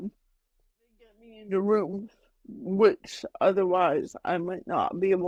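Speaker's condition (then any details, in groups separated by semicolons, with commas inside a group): Cerebral palsy, mild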